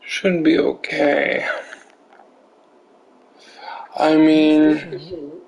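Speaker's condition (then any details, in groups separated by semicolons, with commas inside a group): Cerebral palsy; affects limbs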